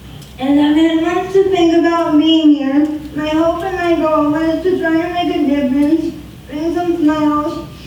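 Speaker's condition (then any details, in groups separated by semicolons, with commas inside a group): Spastic quadriplegic cerebral palsy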